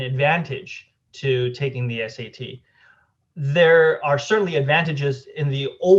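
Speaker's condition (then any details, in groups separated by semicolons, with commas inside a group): No condition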